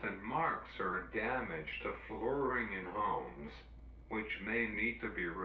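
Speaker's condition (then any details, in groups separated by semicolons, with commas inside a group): Cerebral palsy; uses wheelchair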